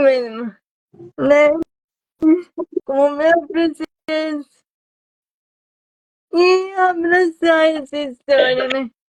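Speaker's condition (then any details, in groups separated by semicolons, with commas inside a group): Cerebral palsy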